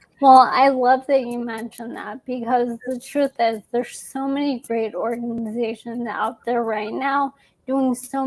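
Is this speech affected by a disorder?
Yes: ALS.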